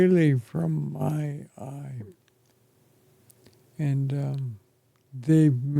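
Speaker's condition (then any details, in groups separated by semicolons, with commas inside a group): ALS; affects chest and throat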